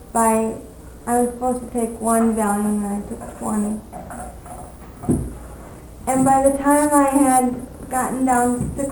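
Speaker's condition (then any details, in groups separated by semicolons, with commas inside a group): Cerebral palsy; speaks fluently with few pauses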